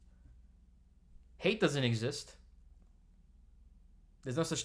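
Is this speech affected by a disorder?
No.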